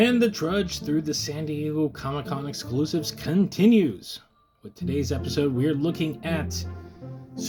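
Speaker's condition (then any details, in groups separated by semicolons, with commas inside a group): No condition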